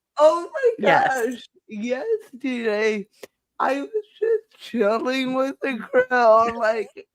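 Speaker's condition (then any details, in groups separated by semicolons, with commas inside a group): Cerebral palsy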